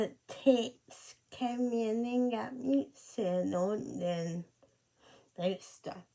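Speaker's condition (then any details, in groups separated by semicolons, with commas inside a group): Cerebral palsy; speech affected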